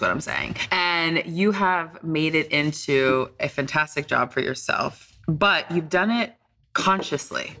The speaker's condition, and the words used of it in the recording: None; typical speech.